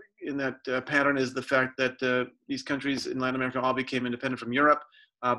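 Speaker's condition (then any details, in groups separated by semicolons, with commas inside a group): No condition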